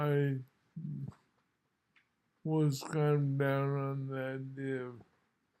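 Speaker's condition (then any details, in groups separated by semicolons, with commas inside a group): Multiple sclerosis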